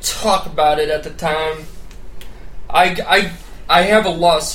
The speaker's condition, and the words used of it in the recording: Stuttering. So somebody told me that I should try to do a different voice.